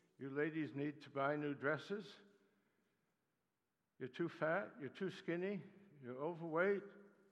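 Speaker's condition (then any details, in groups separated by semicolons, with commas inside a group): Parkinson's disease; neuropathy attacks nerves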